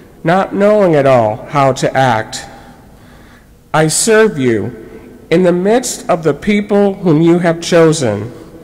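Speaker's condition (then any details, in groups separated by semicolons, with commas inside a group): No condition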